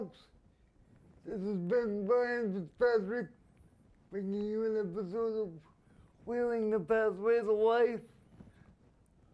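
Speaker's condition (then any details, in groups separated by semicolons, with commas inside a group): Spastic quadriplegia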